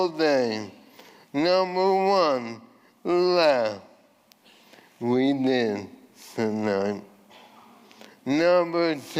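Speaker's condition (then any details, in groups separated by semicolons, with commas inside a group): ALS; voice changed from earlier resonant voice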